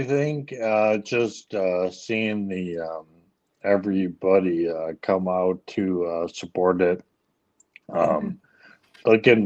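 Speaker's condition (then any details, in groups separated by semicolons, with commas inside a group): ALS; speech issues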